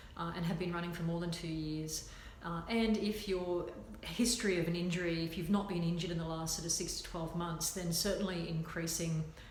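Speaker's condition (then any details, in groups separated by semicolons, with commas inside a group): No condition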